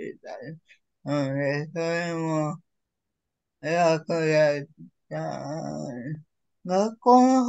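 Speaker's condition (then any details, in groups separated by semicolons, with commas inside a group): Cerebral palsy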